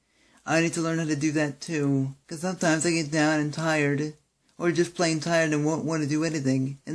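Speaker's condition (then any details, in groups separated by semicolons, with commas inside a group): Cerebral palsy; Ilizarov leg operation, right hip displacement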